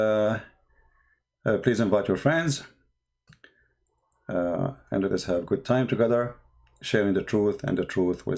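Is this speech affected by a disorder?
No.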